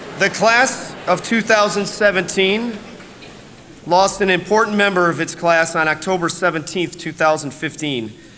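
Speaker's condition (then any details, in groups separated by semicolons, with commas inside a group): No condition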